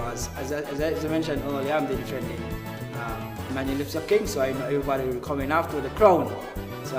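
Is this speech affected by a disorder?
No.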